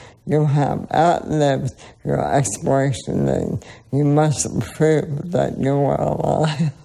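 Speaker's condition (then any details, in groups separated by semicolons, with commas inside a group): ALS; over 25 years since onset, uses cannabis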